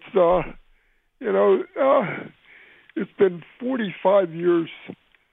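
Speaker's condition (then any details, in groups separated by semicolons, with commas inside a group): Cerebral palsy; unable to walk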